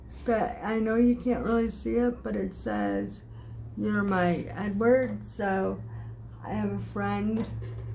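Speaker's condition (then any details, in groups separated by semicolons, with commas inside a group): Cerebral palsy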